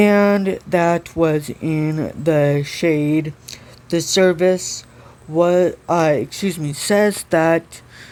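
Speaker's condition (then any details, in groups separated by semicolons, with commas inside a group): Cerebral palsy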